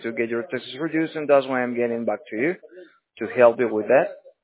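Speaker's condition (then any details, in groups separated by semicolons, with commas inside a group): No condition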